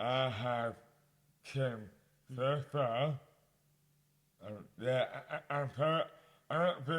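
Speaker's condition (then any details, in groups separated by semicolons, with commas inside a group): Dystonia; mouth impairment affects speech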